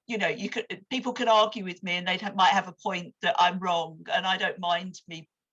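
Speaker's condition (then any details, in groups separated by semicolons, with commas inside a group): No condition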